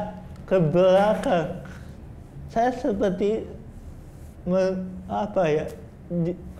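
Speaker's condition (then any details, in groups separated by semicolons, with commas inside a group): Cerebral palsy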